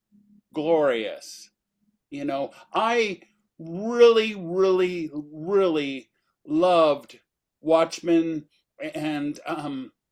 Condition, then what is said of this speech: Aphasia. Aphasia is the words, and apraxia is the finding of the words.